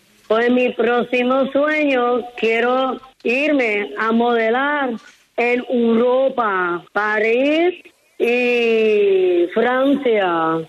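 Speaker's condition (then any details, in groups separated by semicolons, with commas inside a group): Down syndrome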